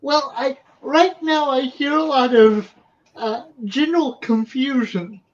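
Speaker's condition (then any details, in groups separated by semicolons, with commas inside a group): Cerebral palsy; wheelchair user, physical therapy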